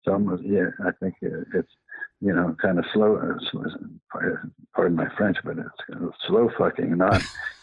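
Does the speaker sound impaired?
Yes: Parkinson's disease.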